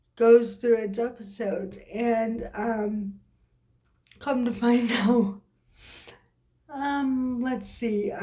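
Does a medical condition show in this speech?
Yes: cerebral palsy.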